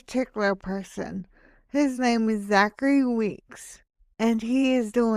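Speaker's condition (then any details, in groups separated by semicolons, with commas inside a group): Hemiplegic cerebral palsy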